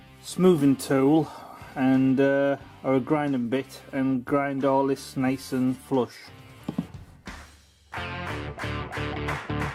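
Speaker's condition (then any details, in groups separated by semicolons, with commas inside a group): No condition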